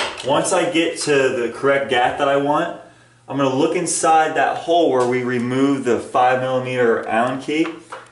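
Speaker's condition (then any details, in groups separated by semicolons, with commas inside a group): No condition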